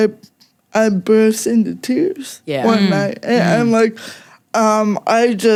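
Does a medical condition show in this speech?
Yes: cerebral palsy; speech most affected.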